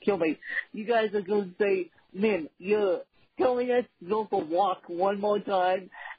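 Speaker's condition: Cerebral palsy; weekly physical therapy

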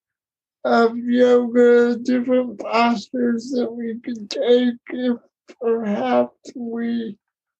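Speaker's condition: Cerebral palsy; adaptive yoga with breath work

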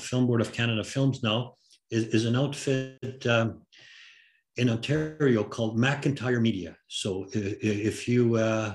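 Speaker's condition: Stuttering; began age 7, first block reading in school, severe in adolescence, brief unhelpful high school therapy; still stutters, more fluent, self-tried therapies for film Unspeakable, voluntary stuttering, still tries too hard; blocks on words, earlier milder repetitions, worse when trying not to stutter and with anxiety; repeated sounds, blocks

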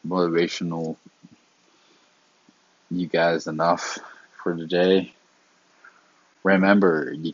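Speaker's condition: No condition

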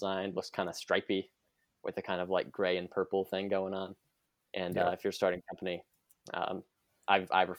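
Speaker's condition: No condition

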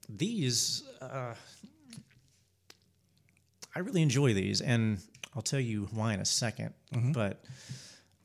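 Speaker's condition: Stutter; childhood stutter, could not say own name when younger, tongue-tie with oversized frenulum, tongue-tie surgery; recent tongue-tie surgery, relearning talking, swallowing and lip movement, stutter persists, still early; stutter now more like a tic, sounds a little strange, horrible lisp right after surgery; prolonged sounds

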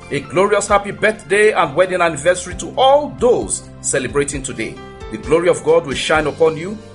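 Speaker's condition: No condition

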